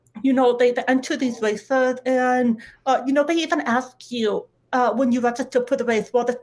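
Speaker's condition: Deafness; needs to see faces

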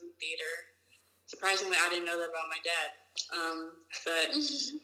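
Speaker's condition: No condition

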